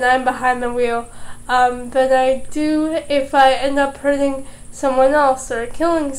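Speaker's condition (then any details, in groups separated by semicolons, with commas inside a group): Cerebral palsy, mild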